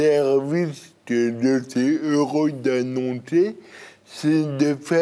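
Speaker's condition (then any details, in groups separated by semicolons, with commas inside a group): Cerebral palsy; birth injury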